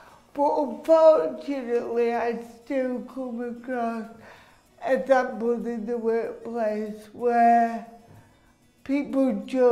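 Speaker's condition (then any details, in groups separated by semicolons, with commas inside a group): Cerebral palsy; speech impediment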